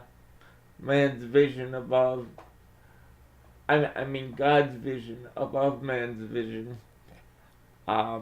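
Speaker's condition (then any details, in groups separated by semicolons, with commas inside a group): Cerebral palsy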